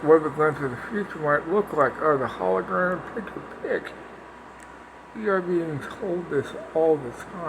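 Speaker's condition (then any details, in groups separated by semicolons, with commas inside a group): Parkinson's; speech impediment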